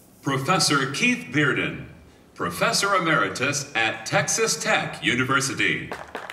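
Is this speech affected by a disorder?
No.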